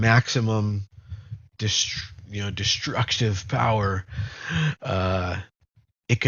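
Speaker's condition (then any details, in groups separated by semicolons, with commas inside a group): No condition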